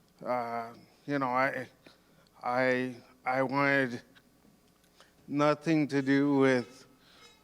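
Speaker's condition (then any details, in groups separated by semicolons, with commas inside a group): Cerebral palsy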